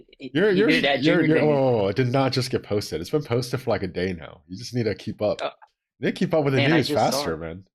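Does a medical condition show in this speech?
No.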